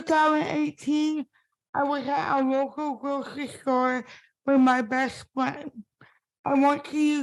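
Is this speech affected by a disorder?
Yes: spastic cerebral palsy; impaired speech.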